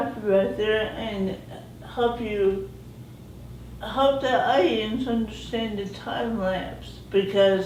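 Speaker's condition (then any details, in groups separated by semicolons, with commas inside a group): Cerebral palsy; present from birth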